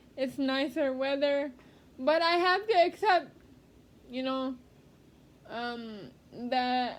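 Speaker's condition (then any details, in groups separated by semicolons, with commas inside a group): Cerebral palsy; speech therapy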